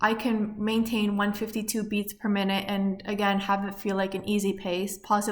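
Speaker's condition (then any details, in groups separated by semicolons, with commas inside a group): No condition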